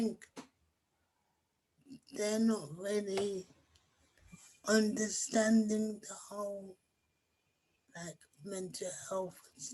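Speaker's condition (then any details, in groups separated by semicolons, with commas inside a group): Cerebral palsy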